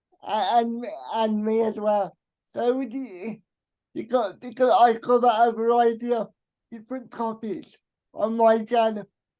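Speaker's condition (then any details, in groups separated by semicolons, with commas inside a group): Cerebral palsy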